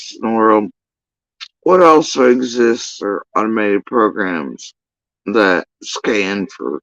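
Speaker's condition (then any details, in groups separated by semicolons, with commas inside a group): Facial paralysis after surgery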